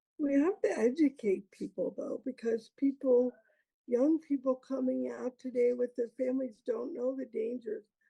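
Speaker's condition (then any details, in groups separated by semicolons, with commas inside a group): Cerebral palsy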